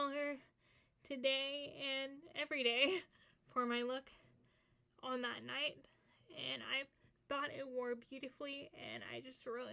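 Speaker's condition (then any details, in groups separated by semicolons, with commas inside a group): Cerebral palsy, spastic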